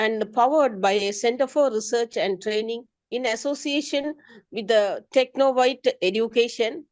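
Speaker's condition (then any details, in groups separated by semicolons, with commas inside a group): No condition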